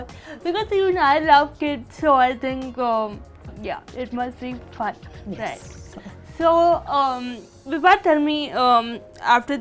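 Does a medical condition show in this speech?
Yes: cerebral palsy.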